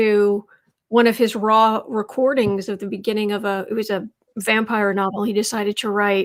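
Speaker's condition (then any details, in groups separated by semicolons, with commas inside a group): No condition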